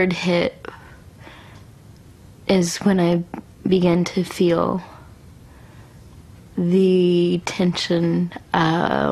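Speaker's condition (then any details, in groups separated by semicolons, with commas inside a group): Cerebral palsy, severe; present from birth; uses marijuana, eases tension, helps speech; severe stutter, calmer less rushed speech after marijuana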